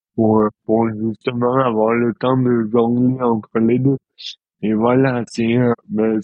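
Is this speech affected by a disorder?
Yes: dystonia; neurological movement disorder, present since birth, rare, affects fine motor skills, judo from age three to offset motor troubles; speech difficulties.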